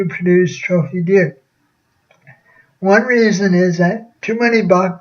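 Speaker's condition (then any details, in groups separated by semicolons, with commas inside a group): Cerebral palsy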